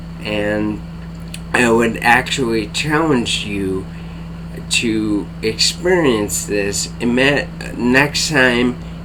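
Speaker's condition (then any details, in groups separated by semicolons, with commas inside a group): ALS; bulbar onset, tongue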